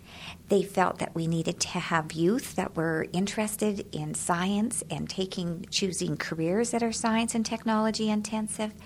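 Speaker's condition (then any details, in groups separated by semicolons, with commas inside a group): No condition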